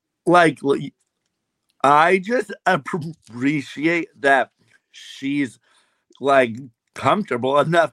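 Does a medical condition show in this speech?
Yes: severe speech impediment; self-described; here repeated sounds.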